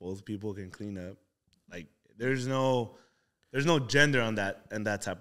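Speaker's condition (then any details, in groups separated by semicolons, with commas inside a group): No condition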